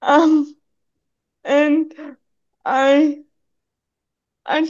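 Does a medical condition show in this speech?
Yes: cerebral palsy; cerebral palsy affecting right side of body including right hand, needs hand to hold on steep stairs.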